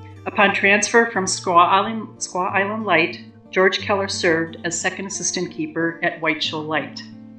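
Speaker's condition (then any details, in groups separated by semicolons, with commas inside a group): No condition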